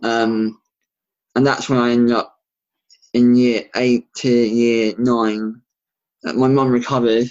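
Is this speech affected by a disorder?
Yes: bilateral cleft lip and palate; congenital, severe, found at birth, over 30 operations, surgeries repeated 3-4 times, many grommets, bleeding ear infections, very poor childhood hearing; age 22, 35th operation tomorrow, recent plastic surgery, jaw surgery planned; relearned speech after each palate surgery, practiced alphabet.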